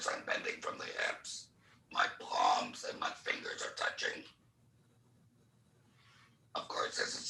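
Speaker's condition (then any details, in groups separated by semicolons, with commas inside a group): Laryngectomy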